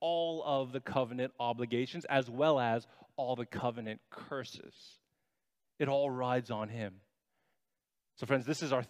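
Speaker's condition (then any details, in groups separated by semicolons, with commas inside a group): No condition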